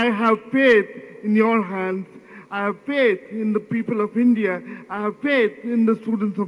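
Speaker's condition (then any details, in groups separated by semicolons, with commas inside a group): Cerebral palsy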